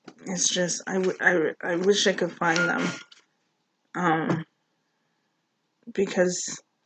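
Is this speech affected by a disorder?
Yes: cerebral palsy.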